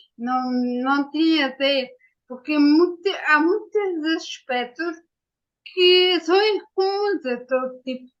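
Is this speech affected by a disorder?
Yes: ataxia; acquired, brain injury.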